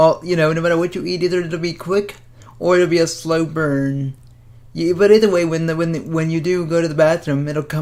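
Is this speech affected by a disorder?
Yes: cerebral palsy; speaks fast.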